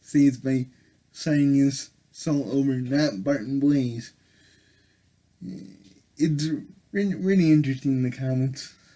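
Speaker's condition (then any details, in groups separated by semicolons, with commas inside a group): Cerebral palsy; able to speak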